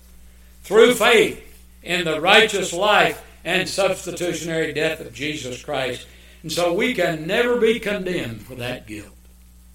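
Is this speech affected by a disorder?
No.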